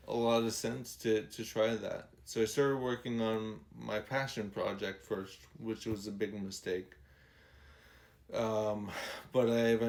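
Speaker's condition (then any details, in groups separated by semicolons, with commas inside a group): ALS; muddied slurred speech, hard to speak for long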